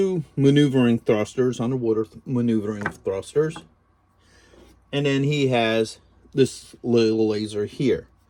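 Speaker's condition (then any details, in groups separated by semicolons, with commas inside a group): No condition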